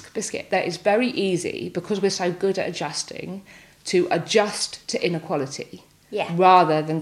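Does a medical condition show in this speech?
Yes: Tourette's syndrome; tics since childhood, diagnosed in 20s, tics increased over years, wheelchair user, motor tics, very wiggly body; late 30s, frequent vocal and motor tics during recording; hedgehog, sausage, fuck a goat interrupting speech, audible chest-banging motor tic.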